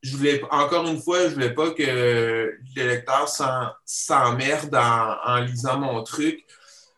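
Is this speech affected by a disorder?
Yes: stuttering; genetic and neurological; stutters in daily life, partial control keeps spontaneity, full control would need changed voice; here repeated sounds.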